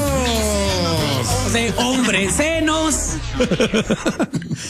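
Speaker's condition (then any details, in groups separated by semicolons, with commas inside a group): No condition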